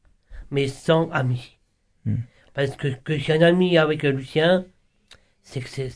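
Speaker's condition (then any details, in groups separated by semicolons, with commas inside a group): Down syndrome; congenital trisomy 21, present from birth, slower to learn and understand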